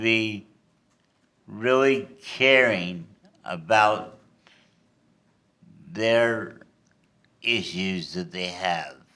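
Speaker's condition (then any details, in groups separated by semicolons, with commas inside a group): Cerebral palsy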